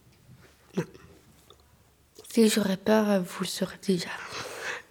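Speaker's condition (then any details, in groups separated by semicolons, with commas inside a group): Down syndrome; trisomy 21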